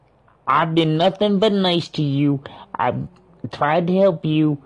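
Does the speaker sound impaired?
Yes: cerebral palsy; cerebral palsy from birth, legal blindness.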